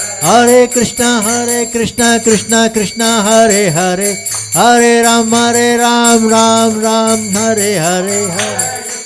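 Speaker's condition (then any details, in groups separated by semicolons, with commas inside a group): No condition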